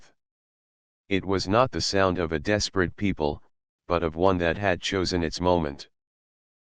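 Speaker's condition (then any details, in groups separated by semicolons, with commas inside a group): No condition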